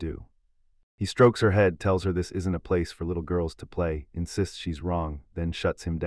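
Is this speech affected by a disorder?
No.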